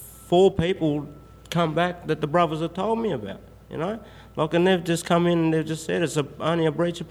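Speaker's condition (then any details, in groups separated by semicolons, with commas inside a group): No condition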